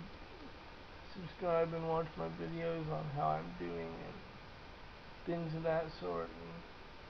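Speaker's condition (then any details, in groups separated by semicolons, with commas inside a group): Cerebral palsy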